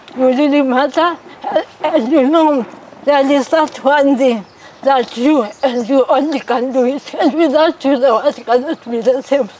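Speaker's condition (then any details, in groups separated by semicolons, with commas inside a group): Cerebral palsy; from birth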